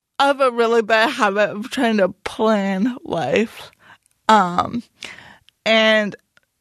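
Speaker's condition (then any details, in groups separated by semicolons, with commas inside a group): Cerebral palsy; affects mouth and hands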